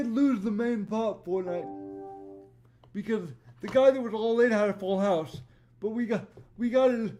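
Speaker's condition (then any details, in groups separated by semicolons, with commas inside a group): Cerebral palsy; voice tone sometimes odd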